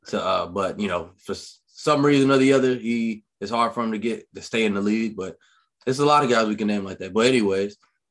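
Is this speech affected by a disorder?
No.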